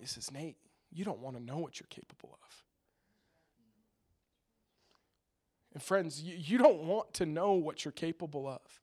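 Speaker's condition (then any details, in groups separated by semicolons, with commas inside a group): No condition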